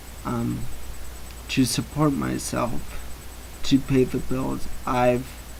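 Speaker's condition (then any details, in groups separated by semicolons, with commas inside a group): Cerebral palsy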